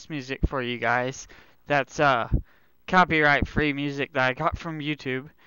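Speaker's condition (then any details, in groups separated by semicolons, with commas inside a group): No condition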